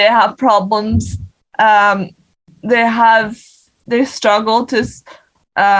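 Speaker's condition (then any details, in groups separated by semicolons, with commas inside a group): Cerebral palsy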